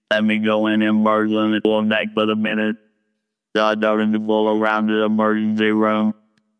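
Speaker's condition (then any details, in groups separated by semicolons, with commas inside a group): Laryngectomy, total laryngectomy with electrolarynx; no current signs of cancer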